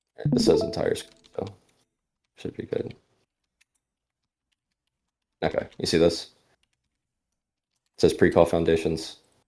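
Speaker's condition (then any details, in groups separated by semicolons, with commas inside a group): No condition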